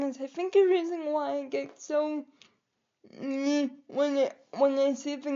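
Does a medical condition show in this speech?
Yes: cerebral palsy; able to articulate and speak.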